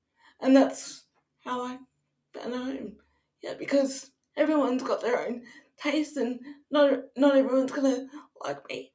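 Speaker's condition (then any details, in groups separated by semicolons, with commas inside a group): Cerebral palsy; wheelchair user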